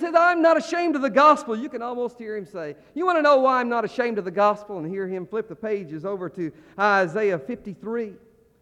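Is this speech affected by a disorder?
No.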